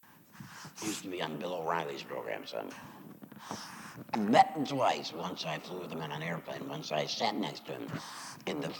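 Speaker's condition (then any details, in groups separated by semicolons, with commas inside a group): Laryngectomy; says used to serve God with voice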